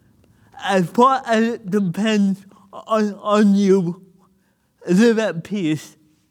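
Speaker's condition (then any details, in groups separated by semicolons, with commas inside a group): Cerebral palsy; cord around neck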